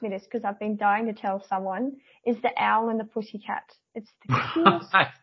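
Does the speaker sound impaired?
Yes: cleft palate; congenital cleft palate, no palate roof at birth, repair surgeries at 18 months, palate later stretched; palate not closing correctly before revision, now projects with ease, more singing control.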